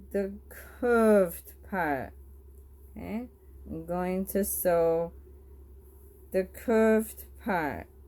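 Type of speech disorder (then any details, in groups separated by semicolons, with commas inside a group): Bulbar dysarthria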